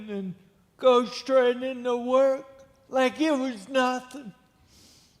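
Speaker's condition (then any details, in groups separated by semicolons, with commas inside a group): Cerebral palsy; speech impairment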